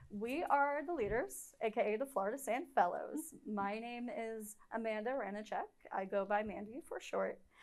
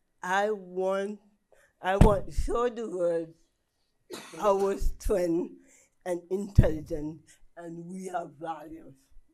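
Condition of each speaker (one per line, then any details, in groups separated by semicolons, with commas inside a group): No condition
Cerebral palsy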